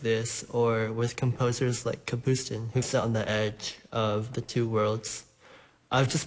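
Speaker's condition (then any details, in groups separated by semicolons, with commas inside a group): Bilateral cleft lip and palate; congenital bilateral cleft lip and palate, multiple surgical repairs in childhood by Dr. Mulliken at Boston Children's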